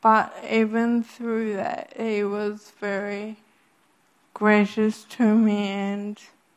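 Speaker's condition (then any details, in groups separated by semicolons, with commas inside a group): Friedreich's ataxia; cannot speak if quiet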